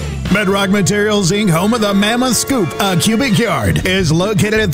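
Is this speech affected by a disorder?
No.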